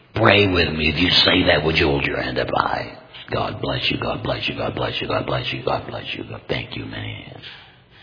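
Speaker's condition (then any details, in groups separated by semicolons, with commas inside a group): Total laryngectomy; may sound painful to listeners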